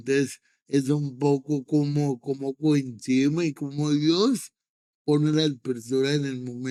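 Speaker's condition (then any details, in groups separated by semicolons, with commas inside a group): Cerebral palsy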